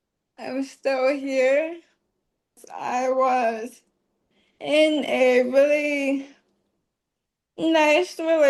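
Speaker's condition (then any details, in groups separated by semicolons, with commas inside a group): ALS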